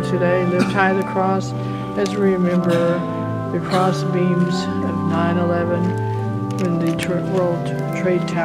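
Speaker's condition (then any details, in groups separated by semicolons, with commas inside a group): No condition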